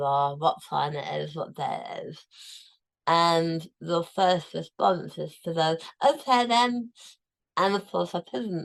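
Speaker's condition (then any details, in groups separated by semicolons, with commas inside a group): Tongue cancer, tongue removed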